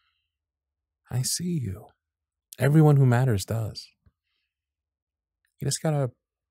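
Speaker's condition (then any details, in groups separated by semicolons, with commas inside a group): No condition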